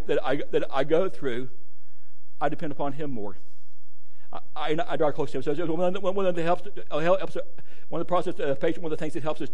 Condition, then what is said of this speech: Stuttering. I stutter more and I get tireder.